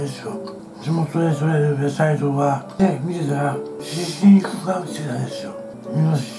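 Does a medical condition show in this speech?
Yes: tongue cancer, partial glossectomy.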